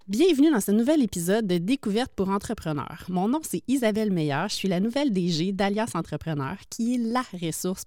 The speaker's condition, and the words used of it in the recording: None; typical speech.